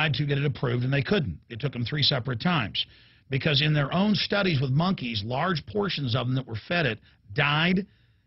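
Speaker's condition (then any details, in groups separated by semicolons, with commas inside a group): No condition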